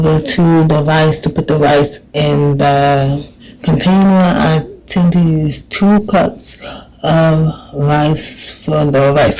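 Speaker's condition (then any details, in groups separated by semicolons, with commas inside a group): Cerebral palsy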